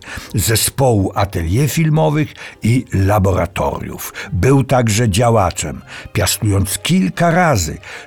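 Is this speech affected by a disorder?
No.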